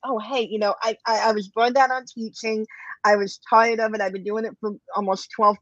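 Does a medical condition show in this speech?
Yes: cleft lip and palate; bilateral, congenital, more than 20 surgeries from age 2 months to late twenties.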